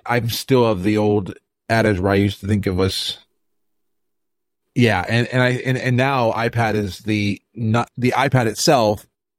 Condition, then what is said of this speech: Stuttering. Siri has actually done better at knowing when I stutter or when I change a phrase.